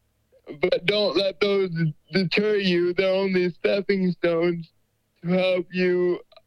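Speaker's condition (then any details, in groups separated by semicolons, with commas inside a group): Cerebral palsy; uses wheelchair, limited wheelchair mobility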